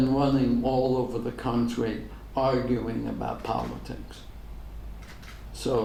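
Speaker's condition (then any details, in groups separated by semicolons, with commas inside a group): ALS; degenerative; diagnosed ten years ago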